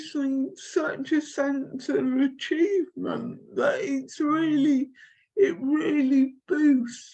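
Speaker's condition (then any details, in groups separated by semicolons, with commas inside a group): Cerebral palsy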